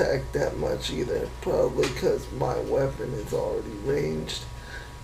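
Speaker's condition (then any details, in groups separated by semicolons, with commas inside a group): Cerebral palsy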